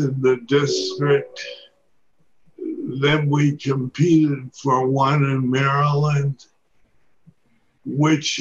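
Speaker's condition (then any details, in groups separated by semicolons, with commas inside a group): Parkinson's disease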